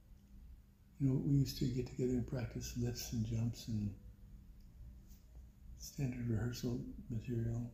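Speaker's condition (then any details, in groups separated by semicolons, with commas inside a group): Parkinson's; voice weakened by Parkinson's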